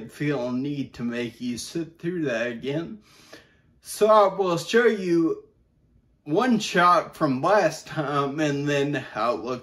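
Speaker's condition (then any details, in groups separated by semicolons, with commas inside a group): Brain injury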